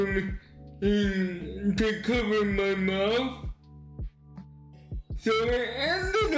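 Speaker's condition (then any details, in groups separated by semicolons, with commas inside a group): Cerebral palsy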